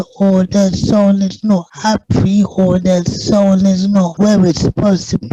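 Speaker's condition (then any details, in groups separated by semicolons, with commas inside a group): Cerebral palsy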